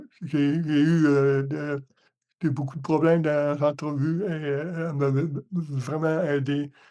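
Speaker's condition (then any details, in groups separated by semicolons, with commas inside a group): Hemiparalysis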